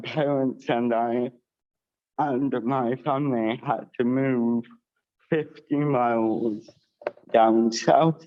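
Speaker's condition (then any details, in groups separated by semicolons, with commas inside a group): Cerebral palsy with dysarthria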